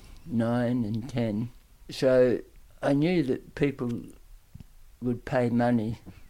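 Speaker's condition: Tongue cancer, aggressive; radiotherapy and chemotherapy

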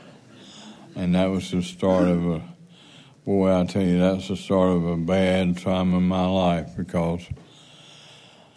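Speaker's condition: Parkinson's; unsteady standing with risk of falling; speaking seated instead of at podium because of fall risk

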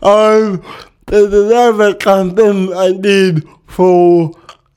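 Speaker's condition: Cerebral palsy; speech can be hard sometimes

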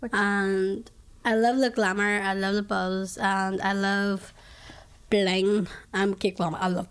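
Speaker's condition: Down syndrome; age 21

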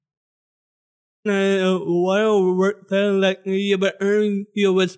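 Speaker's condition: Down syndrome

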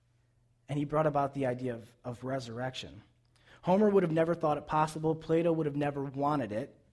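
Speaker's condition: No condition

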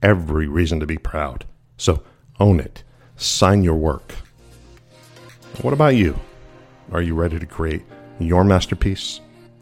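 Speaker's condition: No condition

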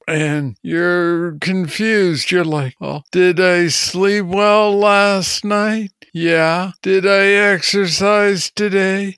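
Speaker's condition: Parkinson's disease, young onset; diagnosed at age 35; medication cycles with off times, symptoms fluctuating day to day, tremor, needs help tying shoes when off; clear on good days, slurred words when off, intelligibility varies between episodes

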